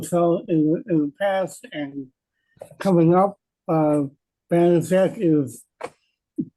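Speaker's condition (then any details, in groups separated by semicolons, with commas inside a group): Cerebral palsy; present from birth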